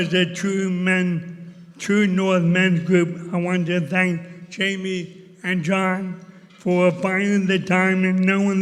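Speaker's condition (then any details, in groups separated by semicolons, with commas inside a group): ALS; diagnosed about 17 years ago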